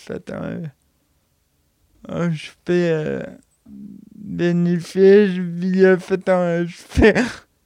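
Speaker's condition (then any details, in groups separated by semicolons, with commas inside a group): Cerebral palsy; since birth, unable to walk, personal helper comes, respite house since age 8 or 9; age 31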